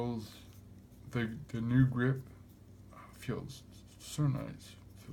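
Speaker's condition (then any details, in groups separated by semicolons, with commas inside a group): Cerebral palsy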